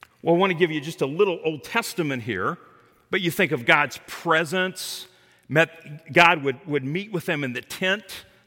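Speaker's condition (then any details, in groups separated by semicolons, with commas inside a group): No condition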